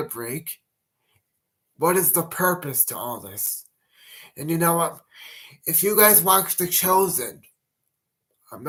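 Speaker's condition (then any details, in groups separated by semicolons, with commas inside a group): Cerebral palsy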